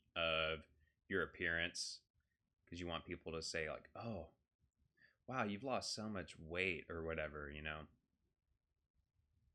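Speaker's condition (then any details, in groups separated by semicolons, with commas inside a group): No condition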